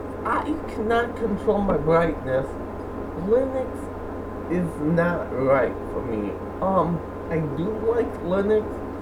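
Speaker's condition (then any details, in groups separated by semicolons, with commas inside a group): Cerebral palsy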